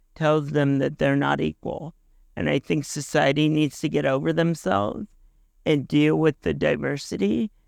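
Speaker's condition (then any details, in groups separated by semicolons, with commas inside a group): Cerebral palsy; altered speaking timing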